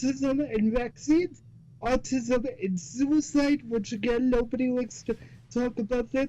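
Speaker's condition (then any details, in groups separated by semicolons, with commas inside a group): Cerebral palsy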